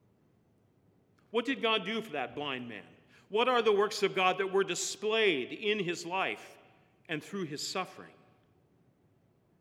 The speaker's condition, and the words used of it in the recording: No condition.